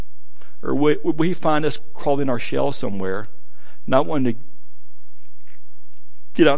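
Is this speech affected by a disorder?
Yes: stuttering; childhood onset stutter, since at least first grade; age 59; stuttering amount varies, heavy stuttering greatly lengthens speaking time; here repeated sounds, blocks.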